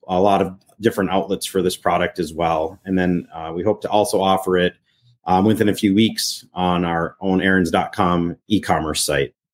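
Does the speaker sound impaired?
No.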